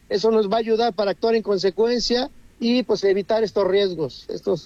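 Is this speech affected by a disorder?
No.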